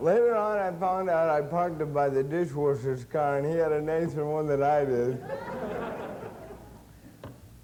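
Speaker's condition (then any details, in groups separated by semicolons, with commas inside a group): Cerebral palsy; since birth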